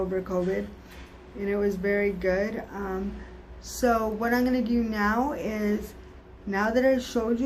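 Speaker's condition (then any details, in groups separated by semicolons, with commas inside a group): Cerebral palsy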